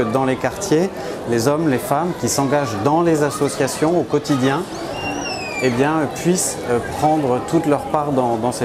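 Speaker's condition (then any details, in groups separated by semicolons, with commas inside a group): No condition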